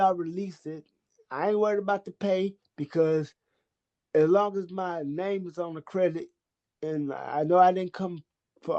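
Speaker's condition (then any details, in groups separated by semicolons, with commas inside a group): Cerebral palsy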